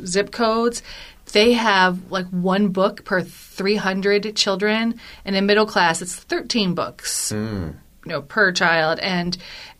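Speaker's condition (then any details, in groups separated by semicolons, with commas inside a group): No condition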